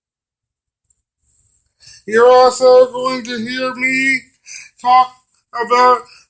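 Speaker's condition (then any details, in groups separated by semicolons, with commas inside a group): Cerebral palsy; brain damage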